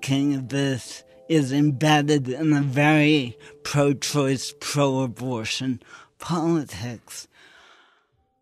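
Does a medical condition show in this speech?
Yes: cerebral palsy; cerebral palsy present from birth, brain cells died at birth; 50 plus years with condition; speech slurred, slurring tongue, hand tremor, reduced balance and coordination, intense muscles.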